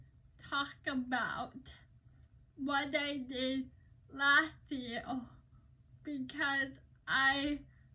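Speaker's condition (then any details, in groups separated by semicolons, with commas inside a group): Cerebral palsy; uses crutches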